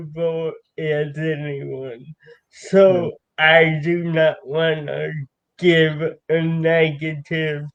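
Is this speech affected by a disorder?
Yes: cerebral palsy.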